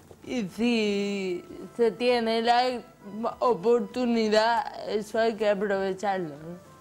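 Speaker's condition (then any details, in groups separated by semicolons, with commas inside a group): Cerebral palsy from birth; present from birth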